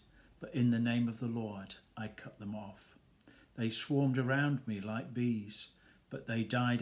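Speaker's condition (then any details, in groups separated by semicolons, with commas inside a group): No condition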